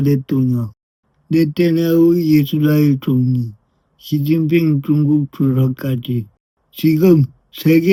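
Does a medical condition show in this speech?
Yes: brain lesion disability.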